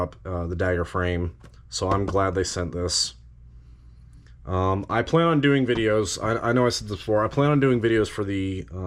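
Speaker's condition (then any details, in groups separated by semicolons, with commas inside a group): No condition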